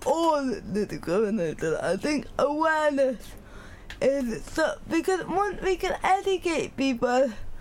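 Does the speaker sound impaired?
Yes: cerebral palsy; cognitive function unaffected.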